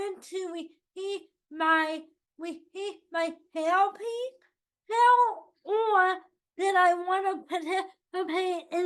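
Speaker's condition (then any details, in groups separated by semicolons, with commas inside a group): Cerebral palsy, spastic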